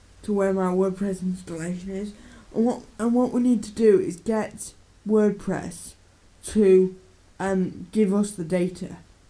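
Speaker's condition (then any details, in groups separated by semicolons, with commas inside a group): Cerebral palsy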